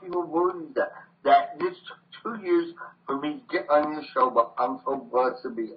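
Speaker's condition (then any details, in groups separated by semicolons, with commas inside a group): Voice box damage from tracheostomy; about 30 to 32 years since injury, cannot write, lost fine motor skills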